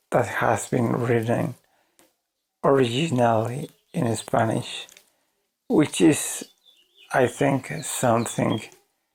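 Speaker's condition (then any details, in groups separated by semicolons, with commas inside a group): ALS; voice severely damaged, hard to understand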